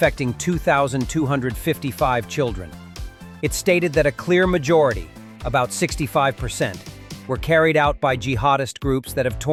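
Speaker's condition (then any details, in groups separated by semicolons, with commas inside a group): No condition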